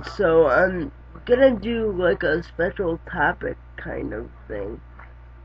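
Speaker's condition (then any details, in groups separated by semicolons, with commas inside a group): Cerebral palsy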